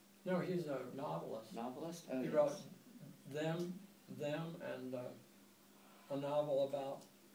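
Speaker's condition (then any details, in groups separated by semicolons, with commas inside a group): Tongue cancer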